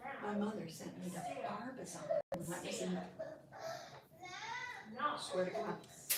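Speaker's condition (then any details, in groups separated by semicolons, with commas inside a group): No condition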